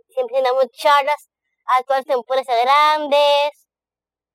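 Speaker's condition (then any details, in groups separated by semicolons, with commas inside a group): Down syndrome; present from birth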